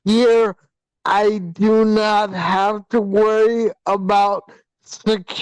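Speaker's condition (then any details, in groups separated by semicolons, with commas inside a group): Hydrocephalus with shunt failure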